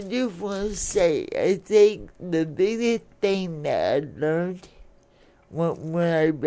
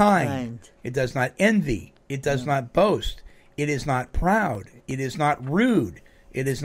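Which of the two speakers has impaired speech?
The first: cerebral palsy; from birth, affects speech and motor skills including hands.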